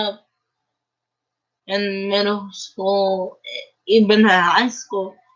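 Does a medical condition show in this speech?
Yes: cerebral palsy; uses a wheelchair.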